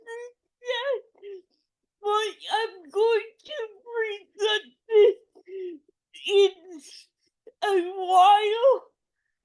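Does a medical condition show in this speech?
Yes: cerebral palsy; oxygen deprivation at birth.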